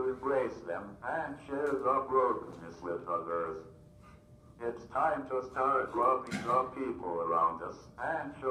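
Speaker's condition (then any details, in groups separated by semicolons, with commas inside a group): Cerebral palsy, athetoid; could not communicate everything, worked with speech therapist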